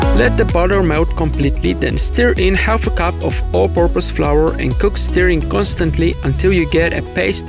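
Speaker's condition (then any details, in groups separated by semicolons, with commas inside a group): No condition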